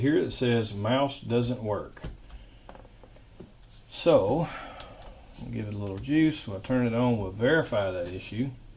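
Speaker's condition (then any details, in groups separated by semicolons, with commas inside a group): No condition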